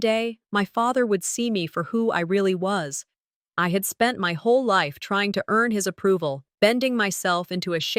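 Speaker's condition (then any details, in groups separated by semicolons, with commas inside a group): No condition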